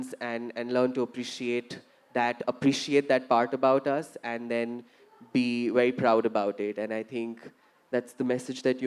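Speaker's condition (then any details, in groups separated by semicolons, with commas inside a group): No condition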